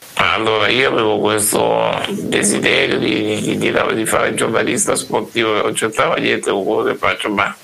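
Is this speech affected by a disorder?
Yes: Duchenne muscular dystrophy; genetic Duchenne muscular dystrophy, diagnosed around age six and a half; ventilator enables speaking and more autonomous breathing.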